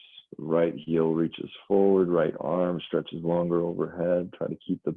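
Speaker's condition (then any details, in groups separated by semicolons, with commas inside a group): No condition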